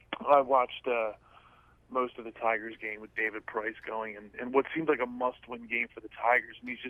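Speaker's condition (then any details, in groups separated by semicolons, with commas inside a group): No condition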